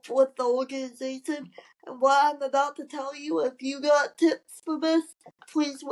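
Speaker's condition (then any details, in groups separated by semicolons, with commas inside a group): Cerebral palsy; from birth, wheelchair user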